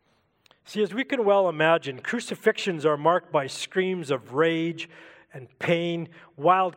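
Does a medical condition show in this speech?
No.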